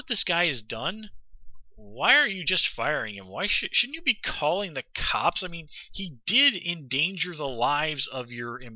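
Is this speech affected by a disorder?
No.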